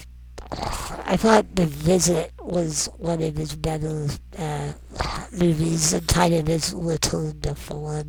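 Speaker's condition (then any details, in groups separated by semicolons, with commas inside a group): Non-progressive muscular dystrophy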